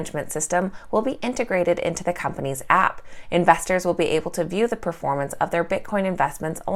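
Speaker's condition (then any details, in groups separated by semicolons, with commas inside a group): No condition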